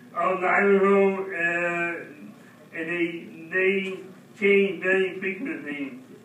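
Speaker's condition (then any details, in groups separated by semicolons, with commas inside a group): Mild cerebral palsy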